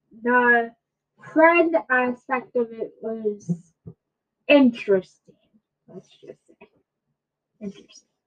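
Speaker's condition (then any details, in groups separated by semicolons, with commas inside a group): Cerebral palsy; from birth, 22 years, brain not connecting properly to muscles, trouble walking, mild learning disability; was in speech therapy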